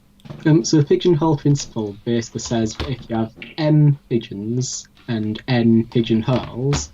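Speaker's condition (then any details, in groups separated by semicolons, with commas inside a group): No condition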